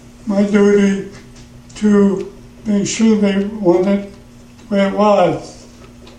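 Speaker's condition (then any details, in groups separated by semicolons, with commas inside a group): Parkinson's; trouble in the throat when speaking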